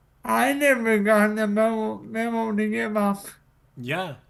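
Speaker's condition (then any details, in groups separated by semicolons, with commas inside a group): Cerebral palsy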